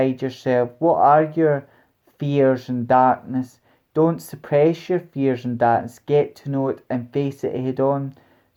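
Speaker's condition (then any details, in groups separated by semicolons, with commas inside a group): No condition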